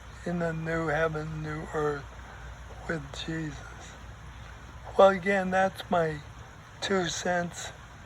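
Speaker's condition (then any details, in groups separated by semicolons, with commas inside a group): ALS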